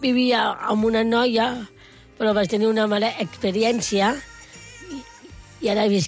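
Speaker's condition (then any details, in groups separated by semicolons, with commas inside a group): Down syndrome; intellectual disability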